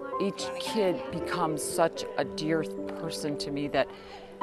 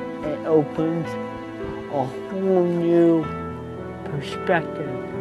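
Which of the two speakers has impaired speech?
The second: cerebral palsy; from birth, severe.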